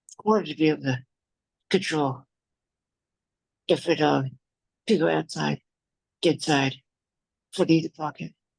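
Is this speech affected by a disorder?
Yes: Duchenne muscular dystrophy; progressive loss, wheelchair.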